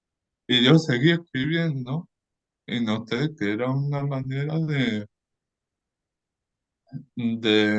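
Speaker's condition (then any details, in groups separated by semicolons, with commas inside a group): Cerebral palsy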